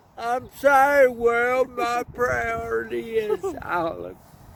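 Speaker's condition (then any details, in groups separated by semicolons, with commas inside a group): Cerebral palsy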